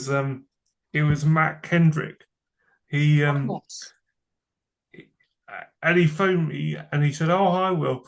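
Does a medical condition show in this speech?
Yes: cerebral palsy; from birth.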